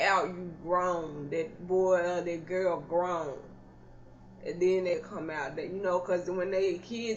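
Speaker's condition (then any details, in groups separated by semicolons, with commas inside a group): Cerebral palsy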